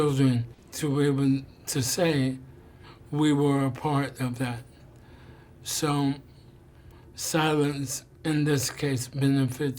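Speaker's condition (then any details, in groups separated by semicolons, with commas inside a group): ALS; slurred speech early sign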